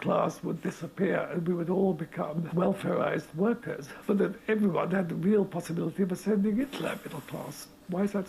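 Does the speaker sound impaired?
Yes: motor neurone disease; terminal, progressive motor neurone disease, body capacities steadily shrinking; late stage, 18 months since onset, completely immobile, lying in bed in New York, breathing aid; speaking through air contraption enabling breathing, still able to talk, interviewed down the line.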